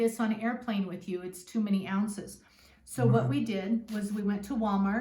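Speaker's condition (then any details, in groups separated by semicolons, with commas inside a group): No condition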